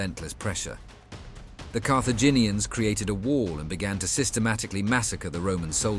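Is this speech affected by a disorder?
No.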